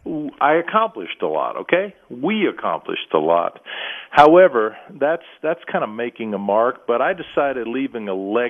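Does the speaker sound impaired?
No.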